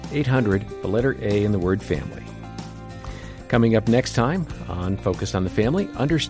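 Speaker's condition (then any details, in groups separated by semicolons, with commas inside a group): No condition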